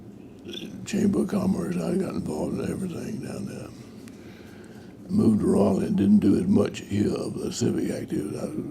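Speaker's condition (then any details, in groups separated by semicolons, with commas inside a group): Parkinson's disease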